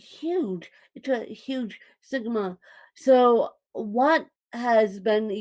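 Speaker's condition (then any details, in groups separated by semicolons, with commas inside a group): Cerebral palsy, mixed, moderate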